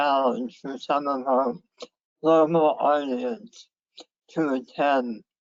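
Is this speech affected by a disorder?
Yes: head and neck cancer.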